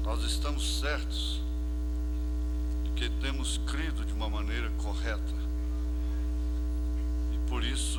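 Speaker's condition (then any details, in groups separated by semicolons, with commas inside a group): No condition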